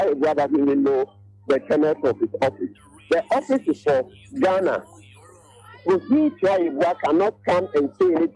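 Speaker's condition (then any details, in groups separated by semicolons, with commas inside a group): No condition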